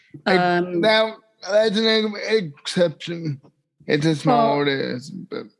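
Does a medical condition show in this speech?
Yes: cerebral palsy.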